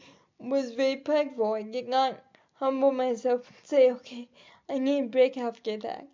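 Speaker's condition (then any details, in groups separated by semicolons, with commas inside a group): Cerebral palsy; able to articulate and speak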